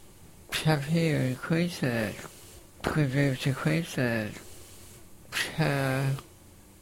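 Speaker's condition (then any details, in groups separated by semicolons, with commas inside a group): Facioscapulohumeral muscular dystrophy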